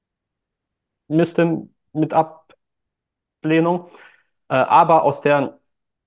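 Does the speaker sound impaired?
Yes: stuttering; since childhood, hard in childhood, youth, school and nearly all speaking situations; compensates by outsourcing phone calls, social media and texting, speaks on stage; speech hangs at times, part-word repetitions; here blocks.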